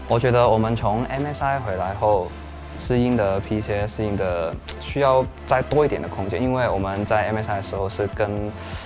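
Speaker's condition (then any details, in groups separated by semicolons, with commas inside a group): No condition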